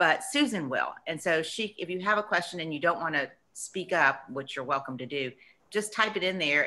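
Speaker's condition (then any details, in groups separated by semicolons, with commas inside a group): No condition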